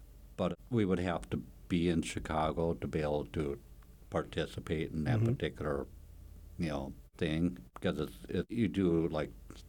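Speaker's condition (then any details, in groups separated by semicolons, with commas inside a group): Primary progressive aphasia; rare dementia beginning with language, not memory; early stage, speech therapy, training on aac device for future use, no approved drugs; affects language, comprehension, reading, writing, speaking not main issue yet, shuts down in overlapping conversations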